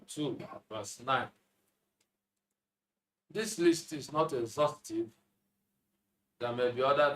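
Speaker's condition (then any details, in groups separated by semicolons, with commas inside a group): No condition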